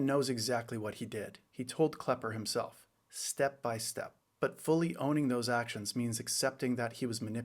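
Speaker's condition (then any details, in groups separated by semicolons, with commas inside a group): No condition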